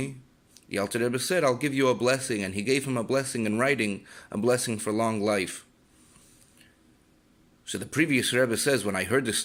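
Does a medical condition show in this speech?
No.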